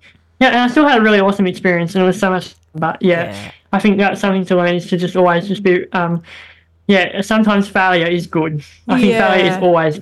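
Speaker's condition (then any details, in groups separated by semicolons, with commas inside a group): Bilateral cleft lip and palate; congenital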